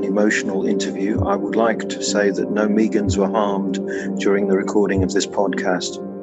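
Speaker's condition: No condition

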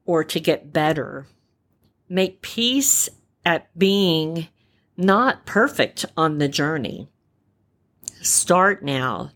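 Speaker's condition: Repaired cleft palate, cleft palate without cleft lip; uses voice for radio hosting, singing and public speaking

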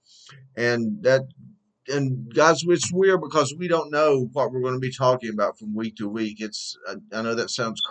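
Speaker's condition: No condition

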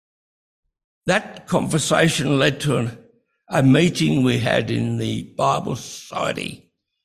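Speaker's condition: Breathing-related speech difficulty

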